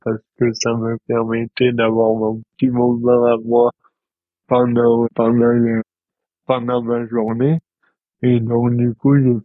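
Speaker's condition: Dystonia; speech difficulties, fine motor difficulties

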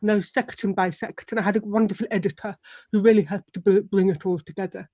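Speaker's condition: Deafness; relies on lip reading

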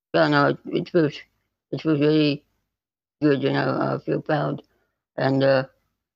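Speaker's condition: Spinal muscular atrophy type 2; neuromuscular

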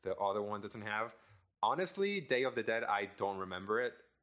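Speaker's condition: No condition

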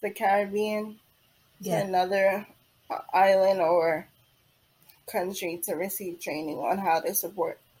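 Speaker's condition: Cerebral palsy; diagnosed at 9 months after delayed development

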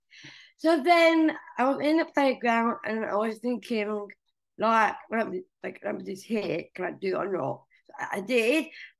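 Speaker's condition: Down syndrome; age 21

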